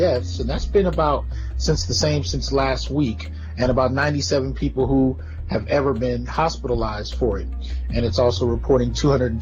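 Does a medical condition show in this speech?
No.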